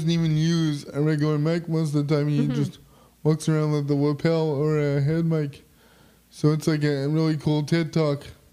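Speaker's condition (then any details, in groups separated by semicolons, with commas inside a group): Quad spastic cerebral palsy, spastic quadriplegic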